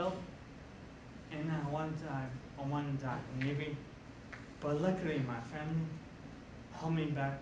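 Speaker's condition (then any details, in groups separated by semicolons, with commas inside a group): Traumatic brain injury; walking now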